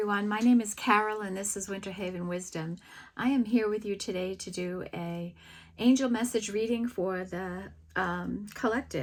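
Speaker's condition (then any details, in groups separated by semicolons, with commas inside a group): No condition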